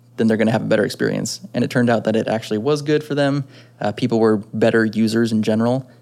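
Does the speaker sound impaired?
No.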